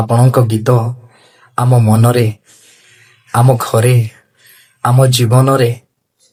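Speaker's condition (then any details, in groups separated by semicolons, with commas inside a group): No condition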